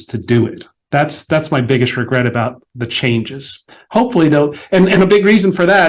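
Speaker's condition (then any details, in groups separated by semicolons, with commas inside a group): No condition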